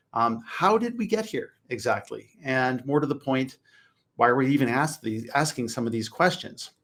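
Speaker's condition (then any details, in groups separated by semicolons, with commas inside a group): No condition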